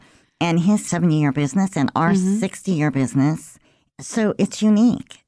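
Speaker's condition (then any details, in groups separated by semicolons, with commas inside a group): Cleft lip and palate; congenital, present since birth, about 50-some years ago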